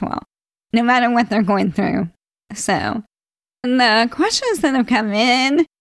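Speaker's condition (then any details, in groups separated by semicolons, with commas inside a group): ALS; voice changing and declining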